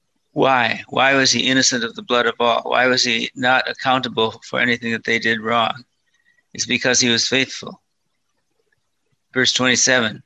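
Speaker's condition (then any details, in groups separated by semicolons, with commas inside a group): Parkinson's disease, mild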